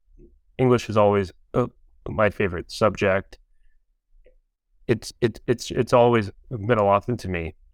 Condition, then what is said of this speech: Stuttering. Reading out loud is actively very hard for me.